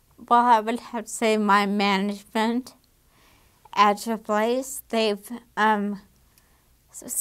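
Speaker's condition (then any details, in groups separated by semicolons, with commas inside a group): Damaged diaphragm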